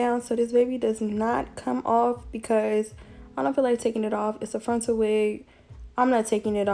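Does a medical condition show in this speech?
No.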